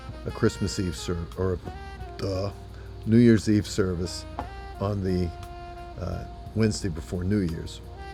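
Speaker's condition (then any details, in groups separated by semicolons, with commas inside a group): No condition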